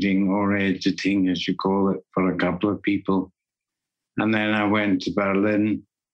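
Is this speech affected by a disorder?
Yes: Parkinson's disease; deep brain stimulation surgery, two brain implants with controller, lifelong essential tremor, diagnosis took about 15 months; symptoms regulated by stimulation, balance iffy, uses a cane, records poetry readings to help; voice going, can no longer sing or do theatre.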